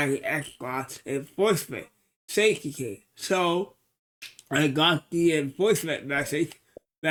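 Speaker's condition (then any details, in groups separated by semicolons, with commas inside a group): Cerebral palsy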